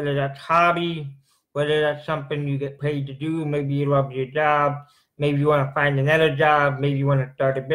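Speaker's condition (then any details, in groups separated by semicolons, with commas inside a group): Cerebral palsy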